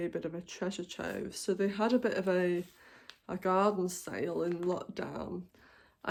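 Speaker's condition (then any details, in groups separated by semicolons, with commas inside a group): No condition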